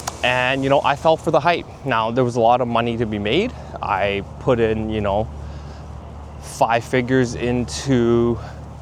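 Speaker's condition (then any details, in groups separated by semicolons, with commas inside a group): No condition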